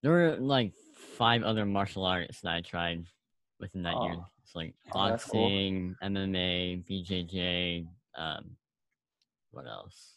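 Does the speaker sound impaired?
Yes: cleft lip; unilateral cleft lip, one side only, milder than others, 18 surgeries so far, really bad underbite.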